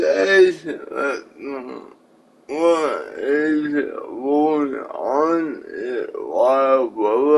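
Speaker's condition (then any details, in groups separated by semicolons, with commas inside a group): Cerebral palsy; one hand affected; atypical speech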